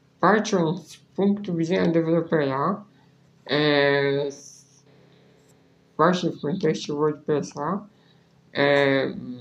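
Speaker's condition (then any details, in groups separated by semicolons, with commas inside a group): Spinal muscular atrophy; right-click via two keys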